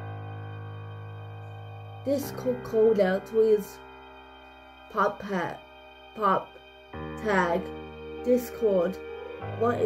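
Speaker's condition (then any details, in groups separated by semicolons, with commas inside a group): Cerebral palsy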